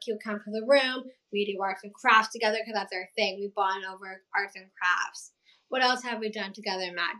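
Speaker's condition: Down syndrome; past speech therapy

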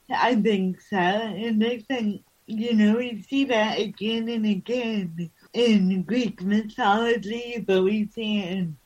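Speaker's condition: Cerebral palsy

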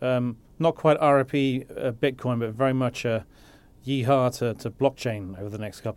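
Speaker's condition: No condition

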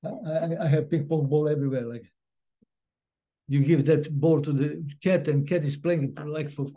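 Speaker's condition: Parkinson's disease; ping pong therapy two to three times weekly

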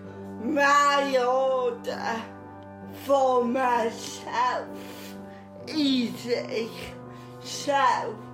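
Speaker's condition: Cerebral palsy

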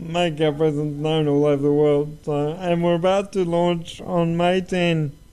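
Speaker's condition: Cerebral palsy; uses wheelchair

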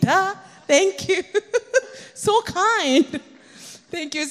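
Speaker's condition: No condition

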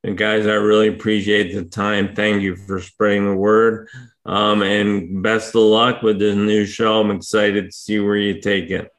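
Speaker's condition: ALS; ALS diagnosed last year, power wheelchair for mobility; hard to speak for long periods right now

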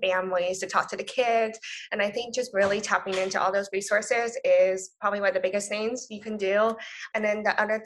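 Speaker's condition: Profound deafness, congenital, cochlear implant user; mainstream schooling; no hearing without cochlear implant, implant not waterproof, removed near water

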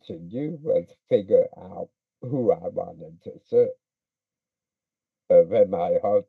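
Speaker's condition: Speech impediment

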